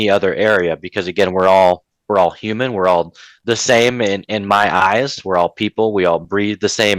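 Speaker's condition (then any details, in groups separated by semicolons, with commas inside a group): No condition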